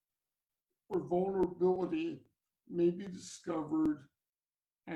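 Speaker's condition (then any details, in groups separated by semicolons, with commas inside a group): Cerebral palsy; from birth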